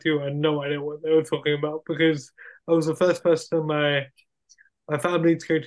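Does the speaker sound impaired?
Yes: cerebral palsy; acquired brain injury, wheelchair user.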